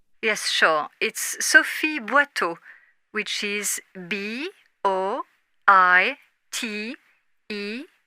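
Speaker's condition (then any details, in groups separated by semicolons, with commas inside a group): No condition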